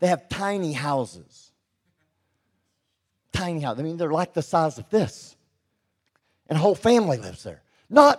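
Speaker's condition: Cleft lip and palate; preaches publicly

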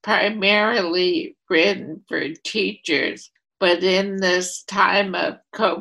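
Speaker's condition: ALS, primary lateral sclerosis; voice affected

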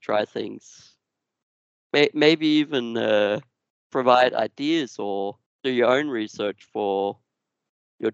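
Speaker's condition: Duchenne muscular dystrophy; genetic, progressive

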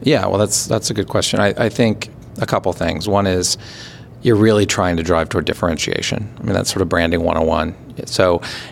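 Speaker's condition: No condition

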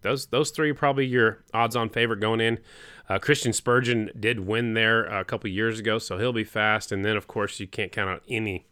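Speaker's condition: No condition

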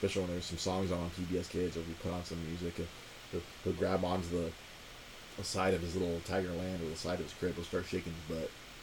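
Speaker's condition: No condition

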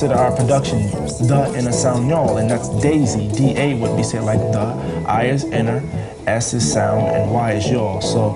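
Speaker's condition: No condition

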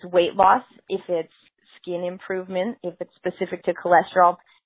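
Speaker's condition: No condition

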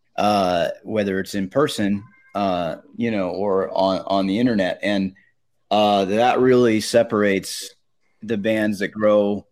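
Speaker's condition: No condition

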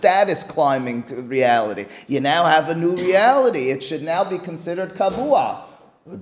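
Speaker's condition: No condition

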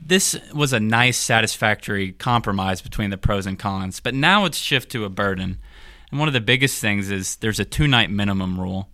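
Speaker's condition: No condition

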